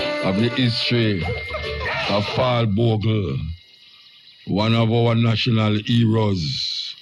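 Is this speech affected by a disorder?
No.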